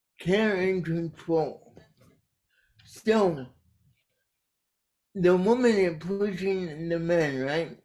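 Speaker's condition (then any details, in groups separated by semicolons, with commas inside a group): Cerebral palsy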